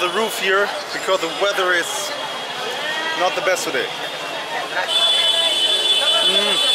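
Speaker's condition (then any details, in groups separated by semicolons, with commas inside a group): No condition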